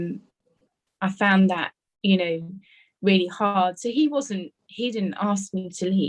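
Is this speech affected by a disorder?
No.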